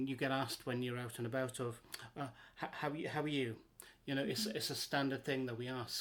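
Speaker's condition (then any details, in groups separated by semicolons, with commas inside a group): No condition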